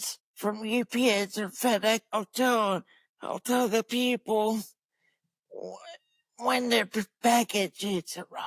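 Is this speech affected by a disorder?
Yes: cerebral palsy.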